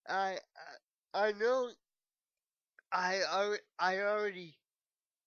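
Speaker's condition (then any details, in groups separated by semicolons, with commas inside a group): Cerebral palsy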